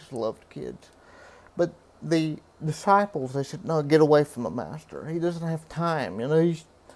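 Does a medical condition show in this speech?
Yes: cerebral palsy; reports speaking clearly.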